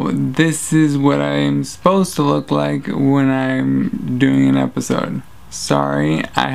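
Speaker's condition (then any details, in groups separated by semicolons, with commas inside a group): Traumatic brain injury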